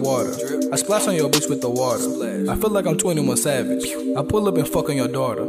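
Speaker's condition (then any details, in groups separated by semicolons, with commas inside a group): No condition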